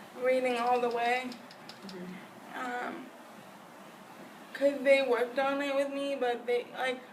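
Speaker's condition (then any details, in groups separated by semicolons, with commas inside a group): Cerebral palsy; spastic quadriplegic, wheelchair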